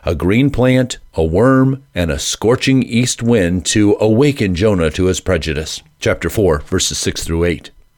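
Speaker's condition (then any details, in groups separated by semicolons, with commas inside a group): No condition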